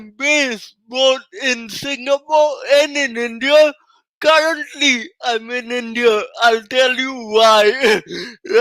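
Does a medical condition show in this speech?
Yes: cerebral palsy; from birth, oxygen loss at delivery, mainly physical.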